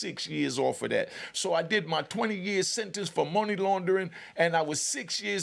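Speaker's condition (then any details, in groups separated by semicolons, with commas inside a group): No condition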